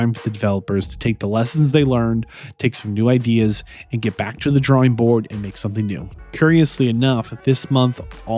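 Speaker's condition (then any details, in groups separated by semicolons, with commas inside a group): No condition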